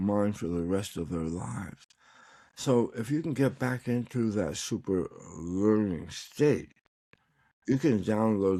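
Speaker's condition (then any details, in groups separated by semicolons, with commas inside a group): Tongue cancer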